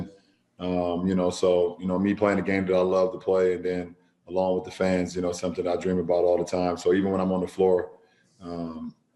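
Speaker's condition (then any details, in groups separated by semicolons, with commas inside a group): No condition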